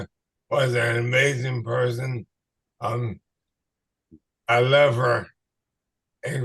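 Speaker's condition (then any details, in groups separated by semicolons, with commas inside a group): ALS/MND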